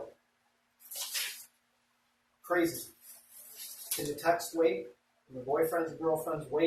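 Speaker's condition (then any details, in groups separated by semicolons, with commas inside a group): No condition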